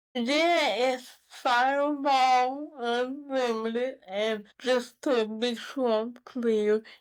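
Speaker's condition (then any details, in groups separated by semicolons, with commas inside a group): Cerebral palsy; could not always articulate well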